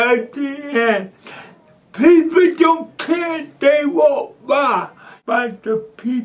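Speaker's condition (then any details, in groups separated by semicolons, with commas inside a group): Cerebral palsy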